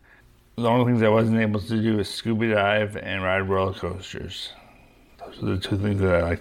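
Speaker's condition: Young-onset Parkinson's disease; diagnosed at 38, hereditary form, right-side hand weakness, freezing, 5 years medication, then deep brain stimulator; daily exercise, Peloton bike

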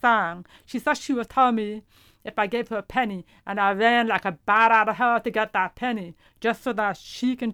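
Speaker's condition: Profound deafness; no vibration felt

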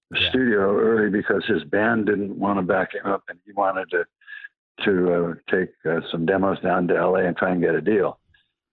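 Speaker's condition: Parkinson's; past cancer

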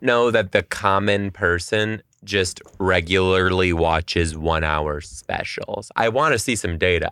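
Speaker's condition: No condition

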